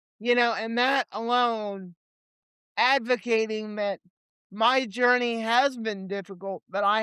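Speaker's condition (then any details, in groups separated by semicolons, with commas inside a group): Cerebral palsy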